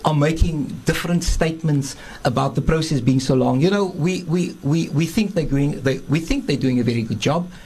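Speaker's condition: No condition

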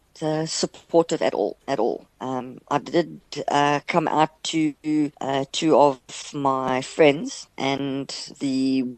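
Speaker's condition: Stutter; stutter developed in childhood with onset of depression, caused by depression, quite bad; lessened after medical and social transition with hormone replacement therapy from age 37; quite a bad stutter earlier, now almost not noticeable; repeated words, prolonged sounds

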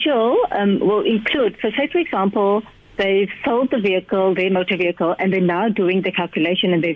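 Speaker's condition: No condition

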